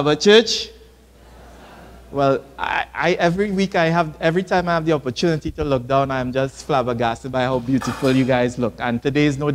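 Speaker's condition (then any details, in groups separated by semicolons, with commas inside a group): No condition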